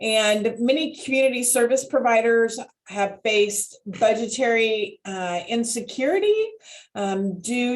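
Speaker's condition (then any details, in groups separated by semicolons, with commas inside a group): No condition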